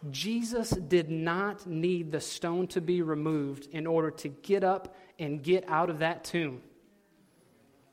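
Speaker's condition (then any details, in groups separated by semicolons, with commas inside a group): No condition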